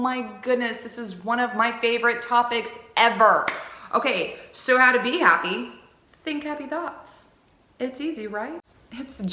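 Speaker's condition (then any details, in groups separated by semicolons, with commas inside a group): No condition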